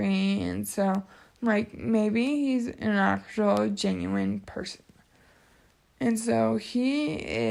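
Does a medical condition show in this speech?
Yes: cerebral palsy.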